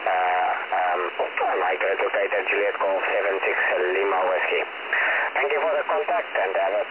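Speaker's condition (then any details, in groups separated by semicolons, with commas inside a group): No condition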